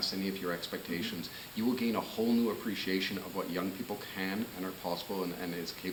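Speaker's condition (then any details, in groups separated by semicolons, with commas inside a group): No condition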